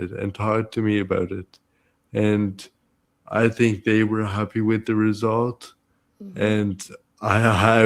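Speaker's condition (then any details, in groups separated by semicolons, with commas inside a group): Cerebral palsy; present from birth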